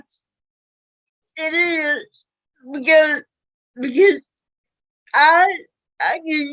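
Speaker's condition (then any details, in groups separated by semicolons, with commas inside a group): Cerebral palsy; speech impairment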